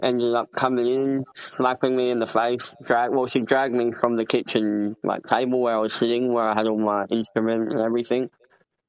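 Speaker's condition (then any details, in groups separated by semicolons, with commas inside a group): Cleft palate; congenital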